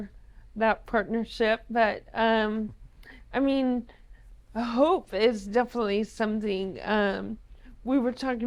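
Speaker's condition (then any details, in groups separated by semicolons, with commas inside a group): ALS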